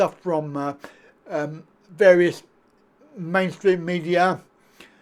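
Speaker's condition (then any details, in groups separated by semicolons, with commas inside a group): Cerebral palsy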